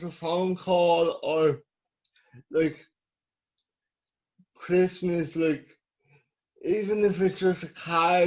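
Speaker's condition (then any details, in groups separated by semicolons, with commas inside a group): Cerebral palsy; from birth, scoliosis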